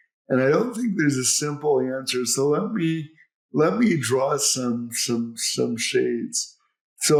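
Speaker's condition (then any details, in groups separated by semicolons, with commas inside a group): Cerebral palsy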